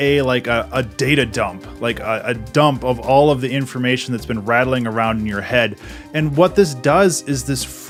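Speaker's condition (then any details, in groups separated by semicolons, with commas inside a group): No condition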